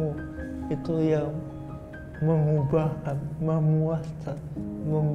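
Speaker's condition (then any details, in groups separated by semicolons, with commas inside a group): Cerebral palsy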